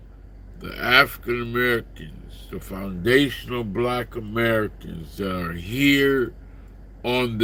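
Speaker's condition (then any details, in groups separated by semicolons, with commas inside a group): Slurred speech; still slurs words occasionally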